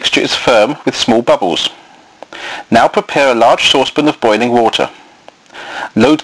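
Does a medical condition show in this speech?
No.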